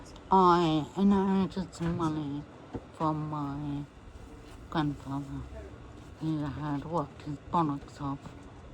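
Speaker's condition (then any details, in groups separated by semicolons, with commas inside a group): MND; voice may be difficult to understand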